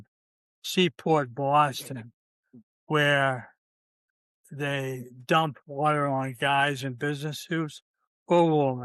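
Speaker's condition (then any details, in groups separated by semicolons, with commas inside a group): ALS, C9 mutation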